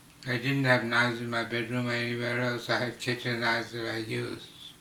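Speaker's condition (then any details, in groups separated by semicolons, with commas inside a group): Slurred speech from poisoning; hypersalivation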